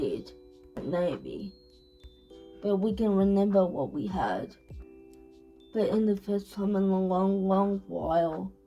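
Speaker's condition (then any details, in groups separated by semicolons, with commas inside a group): Cerebral palsy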